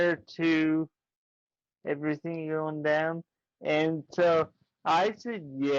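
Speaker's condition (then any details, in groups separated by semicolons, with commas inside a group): Traumatic brain injury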